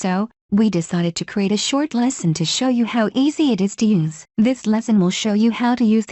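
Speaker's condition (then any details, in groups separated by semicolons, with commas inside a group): No condition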